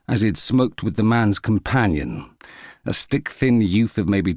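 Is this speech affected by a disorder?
No.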